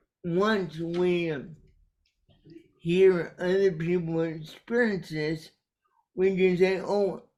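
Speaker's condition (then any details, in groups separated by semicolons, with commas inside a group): Cerebral palsy; caused by brainstem aneurysm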